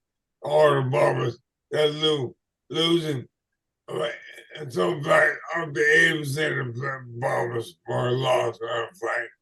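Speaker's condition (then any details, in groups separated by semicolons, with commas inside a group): ALS/MND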